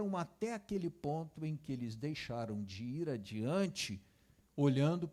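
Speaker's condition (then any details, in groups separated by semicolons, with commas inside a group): No condition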